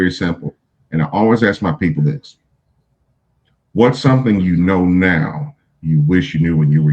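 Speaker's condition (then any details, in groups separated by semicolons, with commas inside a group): No condition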